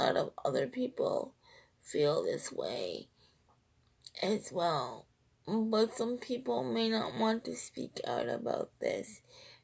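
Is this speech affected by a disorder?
Yes: cerebral palsy, triplegia.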